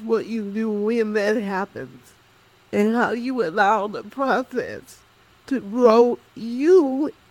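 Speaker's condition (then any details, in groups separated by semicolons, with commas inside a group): Cerebral palsy; cognition intact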